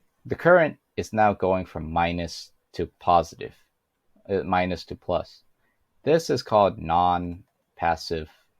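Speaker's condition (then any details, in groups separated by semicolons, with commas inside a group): No condition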